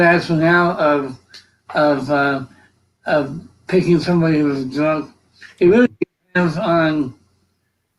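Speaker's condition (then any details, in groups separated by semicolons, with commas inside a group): Cerebral palsy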